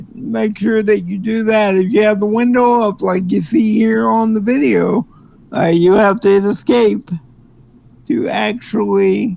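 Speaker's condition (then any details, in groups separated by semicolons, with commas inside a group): Cerebral palsy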